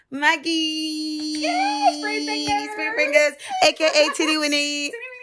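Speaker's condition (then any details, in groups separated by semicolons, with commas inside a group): No condition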